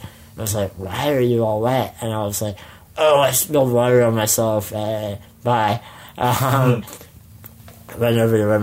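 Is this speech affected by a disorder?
Yes: spinal muscular atrophy; congenital, muscles waste away with age, wheelchair for most of life; hands talking over to cousin mid-interview to give jaw a break; jaw tires with prolonged speaking.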